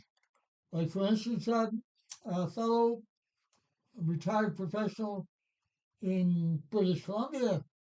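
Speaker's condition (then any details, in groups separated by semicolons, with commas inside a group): Parkinson's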